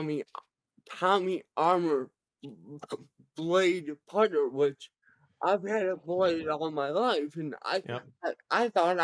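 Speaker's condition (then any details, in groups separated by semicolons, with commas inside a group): Cerebral palsy; present from birth, severe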